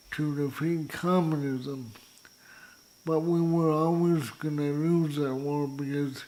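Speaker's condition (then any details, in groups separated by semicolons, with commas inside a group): Cerebral palsy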